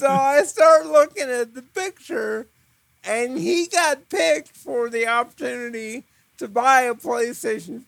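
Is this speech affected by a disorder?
Yes: cerebral palsy; eyes wander, trouble focusing eyes, difficulty focusing in VR, wears eyewear partly because of wandering eyes.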